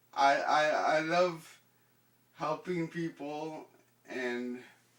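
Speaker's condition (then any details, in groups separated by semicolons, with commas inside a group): Ataxia; slow speech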